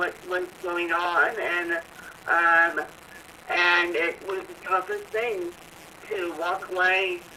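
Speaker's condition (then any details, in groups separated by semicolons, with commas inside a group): Cerebral palsy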